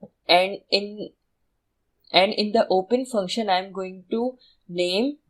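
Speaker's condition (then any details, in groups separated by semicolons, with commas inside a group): No condition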